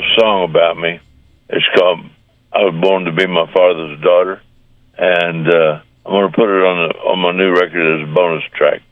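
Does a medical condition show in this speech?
Yes: Parkinson's disease; diagnosed about a year ago, brain surgery about two and a half months ago; walking not yet as wanted, taking exercise classes, recently back to working out.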